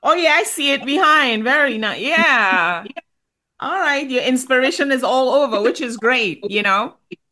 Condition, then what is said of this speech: None; typical speech.